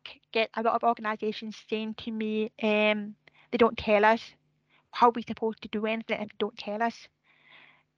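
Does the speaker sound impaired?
Yes: deafness; many years of speech therapy to learn to talk, no sign language; speech sometimes affected.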